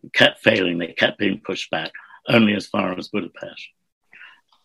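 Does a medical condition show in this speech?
No.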